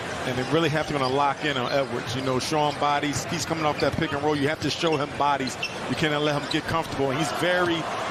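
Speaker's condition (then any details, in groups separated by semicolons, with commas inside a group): No condition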